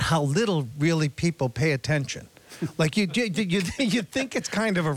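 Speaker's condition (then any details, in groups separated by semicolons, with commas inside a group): No condition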